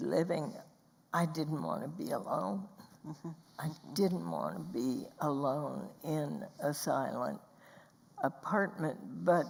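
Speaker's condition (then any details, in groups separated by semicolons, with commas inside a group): Spasmodic dysphonia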